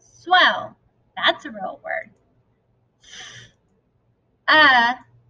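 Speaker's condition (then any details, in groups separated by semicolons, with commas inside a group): No condition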